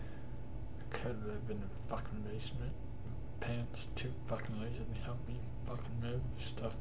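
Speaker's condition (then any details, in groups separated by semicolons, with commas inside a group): Cerebral palsy; cannot stand beyond 10 minutes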